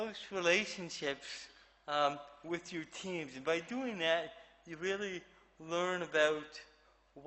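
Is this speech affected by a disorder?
Yes: cerebral palsy; speech awkward, hard to begin speaking, deliberate speech.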